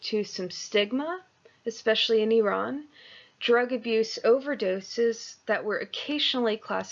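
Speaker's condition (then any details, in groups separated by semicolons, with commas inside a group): No condition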